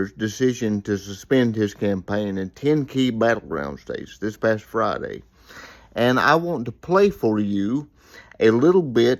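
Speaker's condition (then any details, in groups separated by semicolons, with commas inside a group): Cerebral palsy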